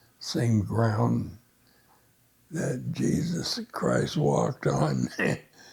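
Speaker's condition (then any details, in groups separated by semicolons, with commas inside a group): Essential tremor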